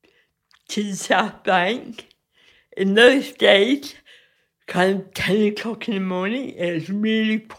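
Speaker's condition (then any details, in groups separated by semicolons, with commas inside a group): Cerebral palsy; from birth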